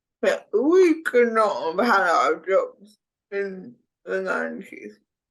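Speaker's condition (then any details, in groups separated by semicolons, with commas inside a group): Cerebral palsy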